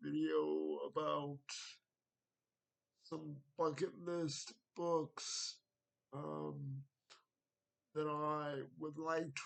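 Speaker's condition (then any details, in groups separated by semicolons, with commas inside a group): Cerebral palsy; wheelchair, needs transfer help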